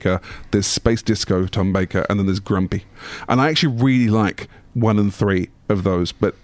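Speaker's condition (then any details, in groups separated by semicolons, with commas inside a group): No condition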